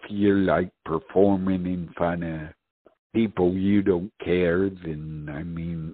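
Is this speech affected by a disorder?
Yes: speech impediment; mistaken for intoxication by bartenders and police.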